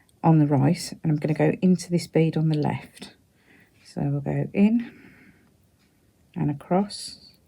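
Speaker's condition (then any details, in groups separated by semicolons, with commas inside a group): No condition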